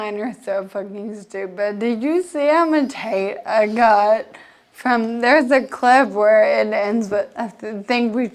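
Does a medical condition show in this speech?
Yes: Friedreich's ataxia; progressive.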